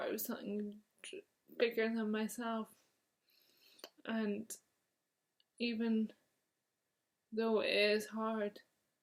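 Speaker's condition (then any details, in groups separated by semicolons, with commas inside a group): Motor neurone disease; onset in left hand; three years since diagnosis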